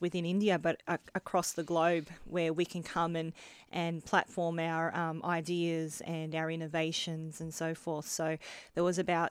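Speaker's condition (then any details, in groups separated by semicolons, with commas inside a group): Bilateral cleft lip and palate; adult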